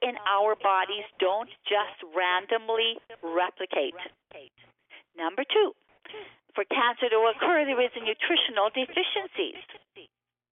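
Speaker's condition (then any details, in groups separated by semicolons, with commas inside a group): No condition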